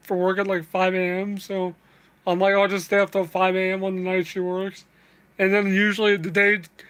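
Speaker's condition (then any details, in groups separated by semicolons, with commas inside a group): Cerebral palsy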